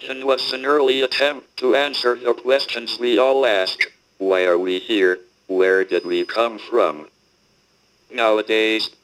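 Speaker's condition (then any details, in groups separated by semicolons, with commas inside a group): Motor neuron disease, speech-generating device; diagnosed during phd at cambridge university, progressive weakness, muscle wastage, walking difficulty; body hardly works at all, physical discomfort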